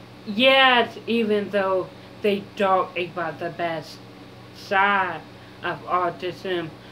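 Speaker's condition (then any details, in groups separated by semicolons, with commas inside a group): Mild cerebral palsy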